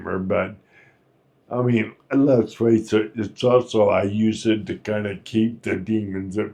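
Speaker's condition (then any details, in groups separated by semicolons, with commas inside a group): Friedreich's ataxia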